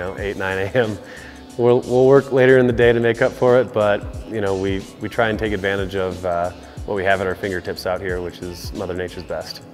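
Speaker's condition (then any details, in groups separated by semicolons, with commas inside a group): No condition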